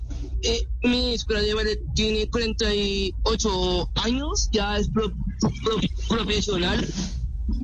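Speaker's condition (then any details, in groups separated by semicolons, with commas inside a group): Down syndrome; 24 years old; frequent word and phrase repetitions, fillers, hesitations, fragmented sentences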